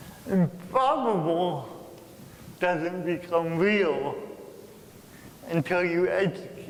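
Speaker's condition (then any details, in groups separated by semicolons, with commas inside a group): Cerebral palsy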